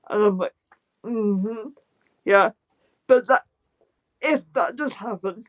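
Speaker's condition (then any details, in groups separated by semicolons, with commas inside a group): Spastic quadriplegic cerebral palsy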